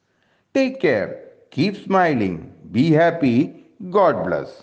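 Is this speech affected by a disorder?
No.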